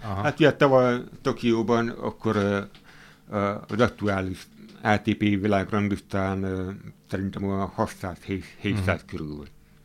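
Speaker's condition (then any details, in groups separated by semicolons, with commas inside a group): Hearing impairment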